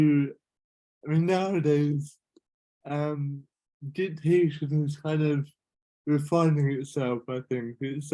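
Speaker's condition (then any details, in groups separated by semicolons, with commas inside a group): Cerebral palsy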